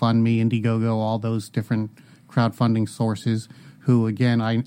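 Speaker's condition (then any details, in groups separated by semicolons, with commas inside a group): No condition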